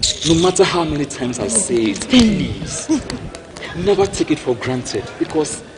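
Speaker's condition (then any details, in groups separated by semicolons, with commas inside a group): No condition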